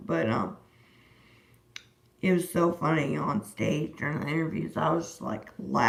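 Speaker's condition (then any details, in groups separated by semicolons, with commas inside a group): Disability causing slurred speech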